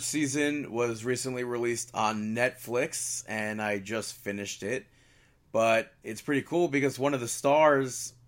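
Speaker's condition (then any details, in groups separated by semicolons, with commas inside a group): No condition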